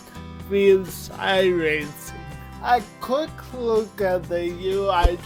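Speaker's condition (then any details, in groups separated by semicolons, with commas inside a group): Cerebral palsy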